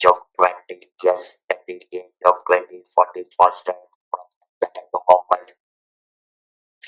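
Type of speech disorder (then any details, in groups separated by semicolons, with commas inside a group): Electrolarynx speech; throat cancer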